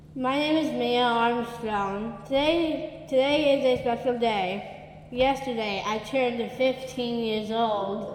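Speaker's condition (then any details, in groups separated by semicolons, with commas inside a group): Down syndrome; speech therapy from infancy, answered audition questions with clarity at age 6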